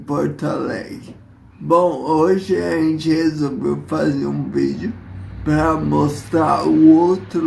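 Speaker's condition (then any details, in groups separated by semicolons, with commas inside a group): Multiple sclerosis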